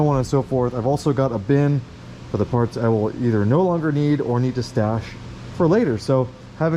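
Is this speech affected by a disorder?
No.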